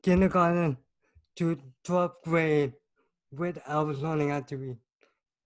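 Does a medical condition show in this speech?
Yes: cerebral palsy.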